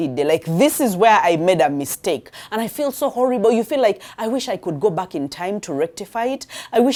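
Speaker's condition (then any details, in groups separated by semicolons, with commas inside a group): No condition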